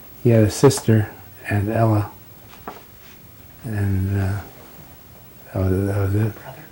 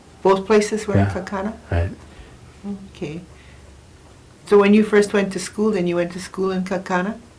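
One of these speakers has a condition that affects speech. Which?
The first: Parkinson's disease; slowed down, on medication.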